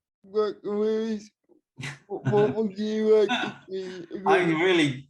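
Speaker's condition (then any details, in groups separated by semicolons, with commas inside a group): Cerebral palsy, spastic and dyskinetic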